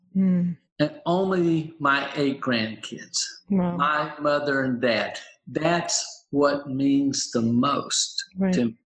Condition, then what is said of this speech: Aphasia. I have to think of it again, and many times I can't.